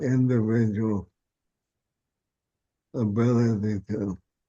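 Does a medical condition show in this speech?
Yes: ALS.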